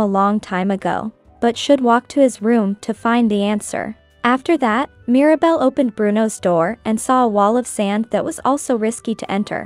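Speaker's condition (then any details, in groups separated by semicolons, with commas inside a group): No condition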